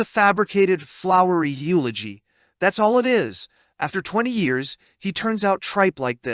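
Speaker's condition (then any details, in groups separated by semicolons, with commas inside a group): No condition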